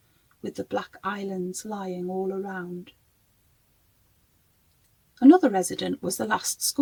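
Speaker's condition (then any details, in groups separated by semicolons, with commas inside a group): No condition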